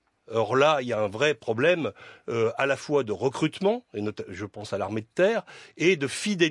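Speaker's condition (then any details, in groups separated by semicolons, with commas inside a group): No condition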